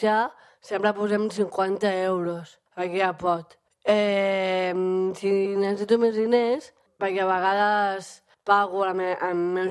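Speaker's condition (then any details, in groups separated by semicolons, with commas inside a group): Down syndrome; 35% disability rating, adult aged 34; weekly speech therapy (logopèdia) session on wednesdays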